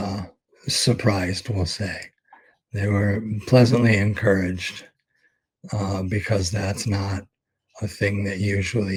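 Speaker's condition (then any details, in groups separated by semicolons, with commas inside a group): ALS; expects to lose voice very soon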